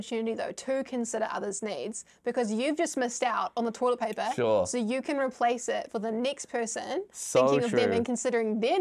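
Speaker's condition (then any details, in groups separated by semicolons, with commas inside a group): No condition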